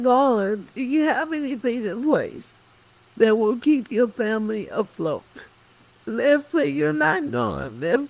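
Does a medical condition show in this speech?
Yes: cerebral palsy; speech affected.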